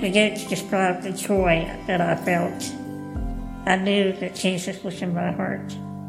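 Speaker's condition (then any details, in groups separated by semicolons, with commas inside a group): Cleft lip and palate, Goldenhar syndrome; congenital, from Dogen heart syndrome, missing right ear, right lung, right jawbone, right facial bones, asymmetrical face; scoliosis surgery at age 11, two days intubated in ICU, unable to talk then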